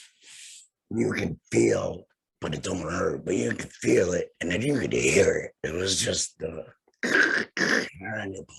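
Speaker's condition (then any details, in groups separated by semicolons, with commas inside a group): Laryngectomy; post-surgery, new dentures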